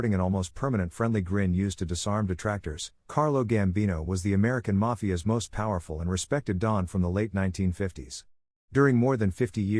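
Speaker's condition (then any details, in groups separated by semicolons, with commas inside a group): No condition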